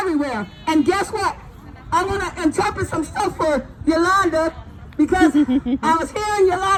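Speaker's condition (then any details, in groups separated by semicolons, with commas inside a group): No condition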